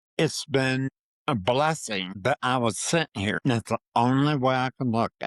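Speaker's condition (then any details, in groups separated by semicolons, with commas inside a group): Parkinson's disease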